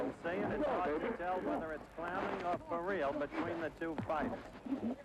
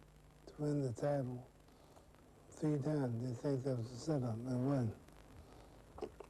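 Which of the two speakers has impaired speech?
The second: Parkinson's syndrome; no tremor, no weakness, still exercises vigorously; sometimes slurred speech.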